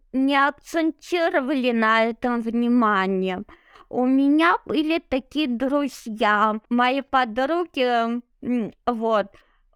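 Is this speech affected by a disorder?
Yes: cerebral palsy; no wheelchair.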